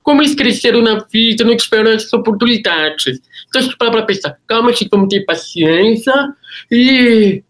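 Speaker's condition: Congenital deafness, Usher syndrome; born deaf, Usher syndrome affecting vision and hearing, same condition as brother Thierry; relied more on hearing than lip reading

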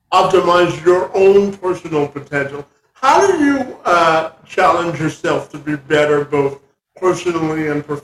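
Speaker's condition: Cerebral palsy; cerebral palsy from birth

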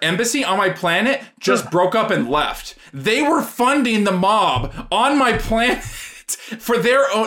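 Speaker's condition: No condition

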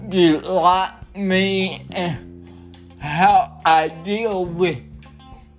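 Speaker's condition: Cerebral palsy

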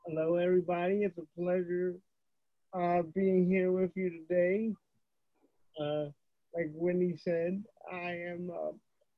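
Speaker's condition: Cerebral palsy; wheelchair user; voice erratic, pitch goes high and low, dictation software can't understand

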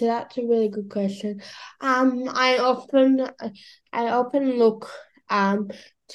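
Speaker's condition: Cerebral palsy; carries spare cochlear implant

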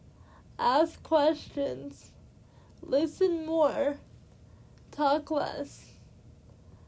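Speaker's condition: Cerebral palsy; since birth

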